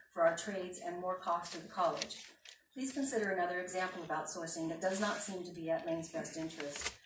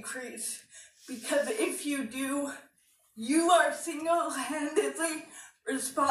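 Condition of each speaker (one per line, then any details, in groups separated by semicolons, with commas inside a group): No condition
Cerebral palsy; slow speech, speech difficulties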